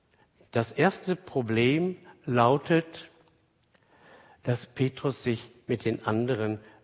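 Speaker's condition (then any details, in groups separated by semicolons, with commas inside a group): No condition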